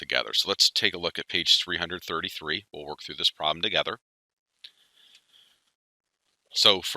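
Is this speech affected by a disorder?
No.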